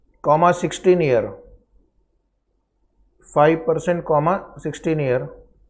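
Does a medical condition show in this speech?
No.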